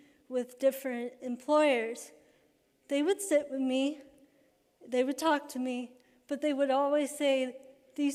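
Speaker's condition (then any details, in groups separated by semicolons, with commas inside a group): Cerebral palsy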